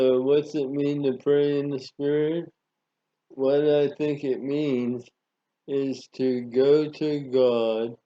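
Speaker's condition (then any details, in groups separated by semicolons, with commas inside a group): Parkinson's disease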